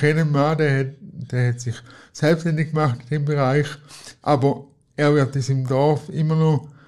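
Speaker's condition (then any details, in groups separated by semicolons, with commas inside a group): Cerebral palsy; cerebral palsy present from birth, wheelchair user, crawled on knees as child, needs help in daily life; personal assistance team via IV assistance contribution for almost 10 years, lives in own apartment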